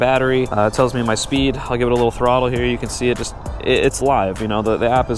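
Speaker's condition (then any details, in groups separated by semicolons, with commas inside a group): No condition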